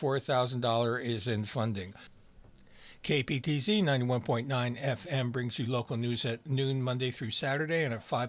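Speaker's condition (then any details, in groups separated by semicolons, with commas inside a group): No condition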